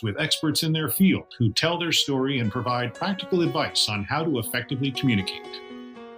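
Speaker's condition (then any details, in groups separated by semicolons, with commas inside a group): No condition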